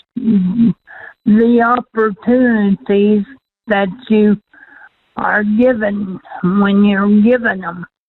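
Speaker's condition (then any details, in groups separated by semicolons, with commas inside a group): Cerebral palsy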